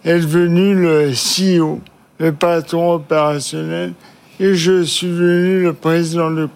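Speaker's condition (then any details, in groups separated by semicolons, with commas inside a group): ALS (Charcot's disease); diagnosed about 2 years ago, first symptoms mistaken for tendinitis, many tests initially normal; difficult voice, hard to hear, viewers may need to raise TV volume or switch channel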